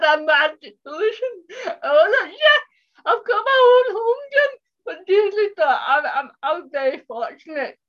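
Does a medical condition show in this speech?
Yes: cerebral palsy; left side affected, walking and dexterity difficulties, profoundly deaf, tightens easily, riding for disabled 15 years; accident injuries four years ago, painful leg, struggles walking, on medication, no longer breathless; speech impairment.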